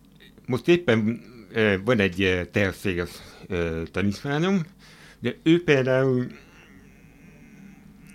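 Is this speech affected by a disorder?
Yes: hard of hearing; hearing aid mentioned.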